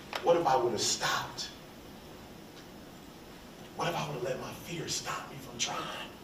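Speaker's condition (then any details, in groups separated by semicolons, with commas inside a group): No condition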